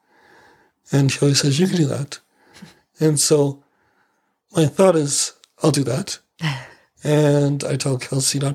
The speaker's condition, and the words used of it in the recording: ALS (motor neuron disease). And it just kind of gets stuck there and it impacts his voice.